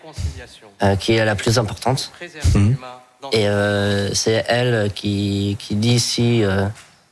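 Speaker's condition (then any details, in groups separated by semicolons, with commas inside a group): Down syndrome (trisomy 21)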